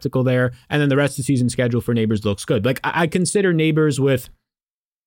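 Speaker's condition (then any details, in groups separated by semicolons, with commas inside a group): No condition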